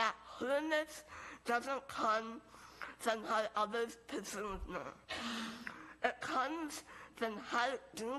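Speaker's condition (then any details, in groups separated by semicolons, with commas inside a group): Moebius syndrome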